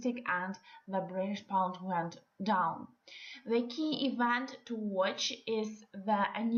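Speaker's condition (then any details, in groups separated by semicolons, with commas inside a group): No condition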